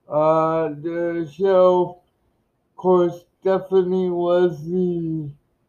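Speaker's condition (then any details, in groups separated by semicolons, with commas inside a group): Cerebral palsy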